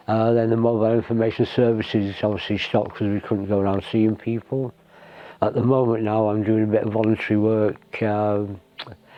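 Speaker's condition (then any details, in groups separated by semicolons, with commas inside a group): Mouth cancer surgery; began as cheek ulcer, surgery with skin grafts, one saliva gland; stage T3, radiotherapy, chemotherapy, on medication; mouth dries when talking, tongue and lip swelling affect speech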